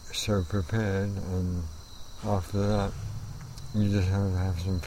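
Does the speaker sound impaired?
Yes: amyotrophic lateral sclerosis; onset just over a year ago, trouble forming guitar chords with left hand, left arm most affected; diagnosed by neurologist, first thought nerve compression from cycling, still cycling long distances; voice already affected, formerly soft-spoken with quiet voice.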